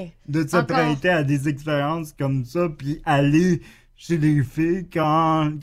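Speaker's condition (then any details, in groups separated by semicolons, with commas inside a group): Cerebral palsy; acquired after chickenpox with intense fever at three weeks old, wheelchair user; stable, major physical limitation, spasms more on right side, physical conditioning, intervention plans; expresses himself very well, good vocabulary per co-host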